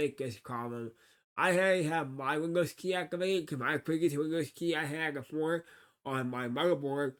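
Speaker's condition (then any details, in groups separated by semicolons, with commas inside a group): Cerebral palsy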